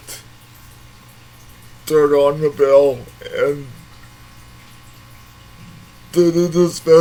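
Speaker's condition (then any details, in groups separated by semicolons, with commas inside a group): Cerebral palsy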